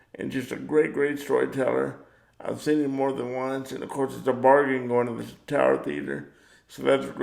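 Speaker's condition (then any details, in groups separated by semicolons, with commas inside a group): Cerebral palsy; power wheelchair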